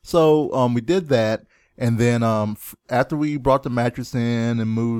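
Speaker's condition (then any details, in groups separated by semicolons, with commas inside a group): No condition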